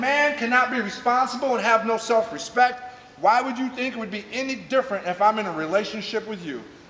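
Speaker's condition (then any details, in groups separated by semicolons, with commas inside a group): No condition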